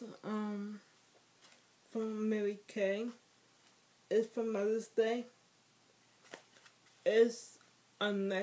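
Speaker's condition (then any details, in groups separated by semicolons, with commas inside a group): Speech impairment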